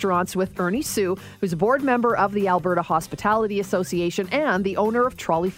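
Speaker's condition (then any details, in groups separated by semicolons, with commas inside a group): No condition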